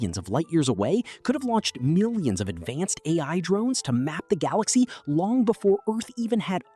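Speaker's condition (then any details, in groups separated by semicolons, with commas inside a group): No condition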